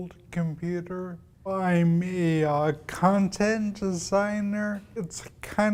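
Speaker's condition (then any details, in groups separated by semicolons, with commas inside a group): Multiple sclerosis; onset at age 34; speech problems, endurance concerns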